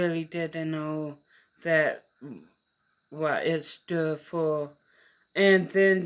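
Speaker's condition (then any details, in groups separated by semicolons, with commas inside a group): Mild cerebral palsy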